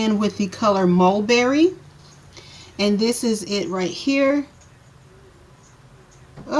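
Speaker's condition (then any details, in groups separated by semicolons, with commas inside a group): No condition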